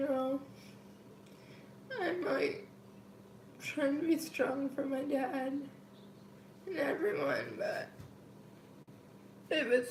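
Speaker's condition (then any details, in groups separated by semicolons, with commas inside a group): Cerebral palsy, mild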